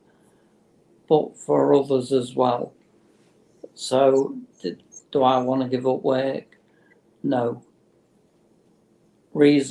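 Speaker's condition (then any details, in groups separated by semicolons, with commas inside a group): Motor neurone disease; terminal, no cure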